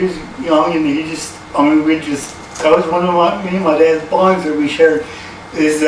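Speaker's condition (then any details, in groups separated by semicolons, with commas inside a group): Cerebral palsy; from birth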